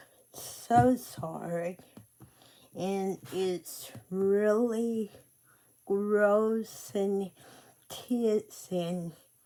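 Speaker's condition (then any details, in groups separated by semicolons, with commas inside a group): Cerebral palsy; speech affected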